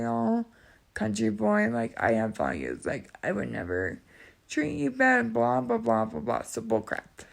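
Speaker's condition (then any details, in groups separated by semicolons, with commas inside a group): Cerebral palsy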